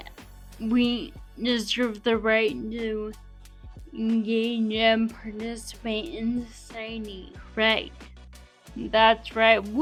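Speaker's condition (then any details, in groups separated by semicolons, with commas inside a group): Friedreich's ataxia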